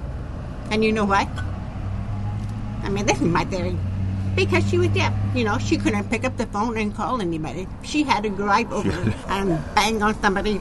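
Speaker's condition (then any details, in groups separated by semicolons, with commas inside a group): Deafness, profound, genetic, severe; deaf-sounding voice, mistaken for drunk slurring, sometimes taken as German accent, speech learned while hearing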